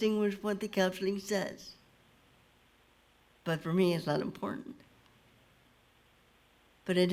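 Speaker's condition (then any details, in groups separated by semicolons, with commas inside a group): Cerebral palsy; since birth; 50 years old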